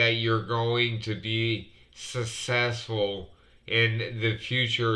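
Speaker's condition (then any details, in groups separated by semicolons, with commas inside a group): Multiple sclerosis; sometimes hard to breathe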